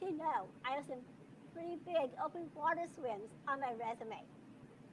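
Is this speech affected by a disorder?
Yes: Down syndrome; recorded video message played during episode.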